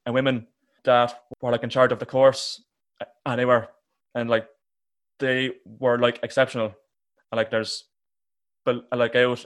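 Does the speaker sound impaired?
Yes: stuttering; both parents stutter, about 7 years speech therapy with about 10 therapists, none worked; fluency-technique therapy with reading, games failed, later helpful course led by Yuri; less than half as severe around people who stutter, much worse with fluent speakers; here repeated sounds.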